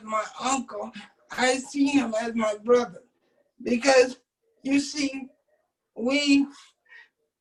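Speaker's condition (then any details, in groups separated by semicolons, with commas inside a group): Cerebral palsy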